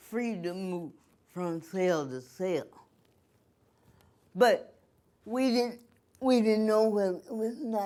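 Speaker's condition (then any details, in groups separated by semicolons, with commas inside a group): Cerebral palsy; cerebral palsy, from birth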